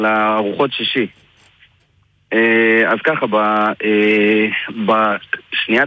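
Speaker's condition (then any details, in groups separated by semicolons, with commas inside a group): Stuttering; mild stutter, self-described as slight; disclosed to listeners before speaking; repeated sounds, prolonged sounds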